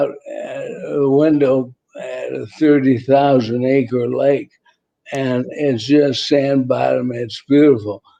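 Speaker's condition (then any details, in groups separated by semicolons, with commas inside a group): ALS; voice tires, needs rest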